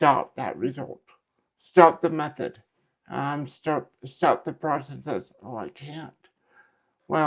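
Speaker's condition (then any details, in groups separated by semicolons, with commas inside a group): Cerebral palsy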